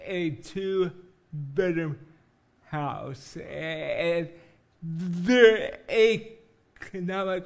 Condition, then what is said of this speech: Cerebral palsy. In my Maps app, if I don't enunciate, we end up in the